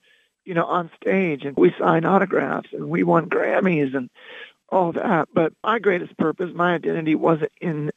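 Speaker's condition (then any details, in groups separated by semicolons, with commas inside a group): Loss of singing voice; lost singing voice around 2006-2007 after about 16-17 years as band vocalist, can still speak; speaking voice retained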